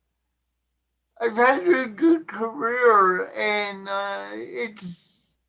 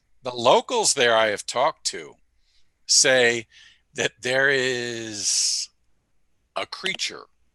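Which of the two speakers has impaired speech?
The first: cerebral palsy.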